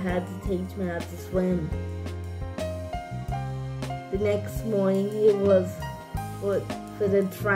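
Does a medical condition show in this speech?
Yes: cerebral palsy.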